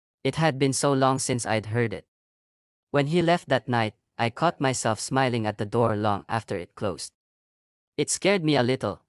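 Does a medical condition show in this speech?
No.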